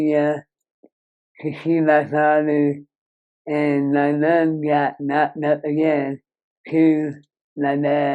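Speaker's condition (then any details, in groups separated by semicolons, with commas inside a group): Moebius syndrome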